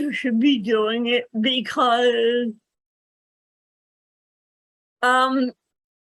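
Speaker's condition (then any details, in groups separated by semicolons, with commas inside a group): Cerebral palsy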